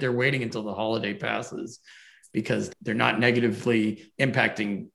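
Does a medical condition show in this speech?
No.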